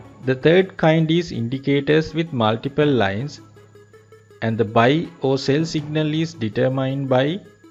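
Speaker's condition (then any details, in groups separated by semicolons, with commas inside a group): No condition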